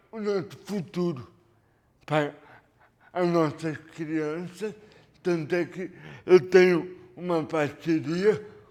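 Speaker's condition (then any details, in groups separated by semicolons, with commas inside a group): Cerebral palsy; lack of oxygen at birth, premature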